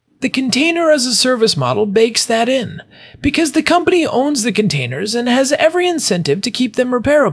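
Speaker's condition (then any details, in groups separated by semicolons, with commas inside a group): No condition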